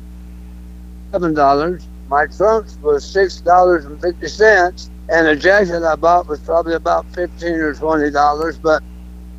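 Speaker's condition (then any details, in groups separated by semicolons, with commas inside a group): Throat cancer; cancer survivor, alive and well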